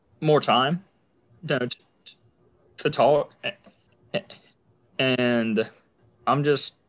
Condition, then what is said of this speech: Stuttering. Um, he does not allow the struggle with his speech to deter him.